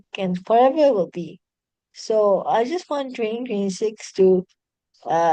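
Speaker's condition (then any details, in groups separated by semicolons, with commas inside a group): Cerebral palsy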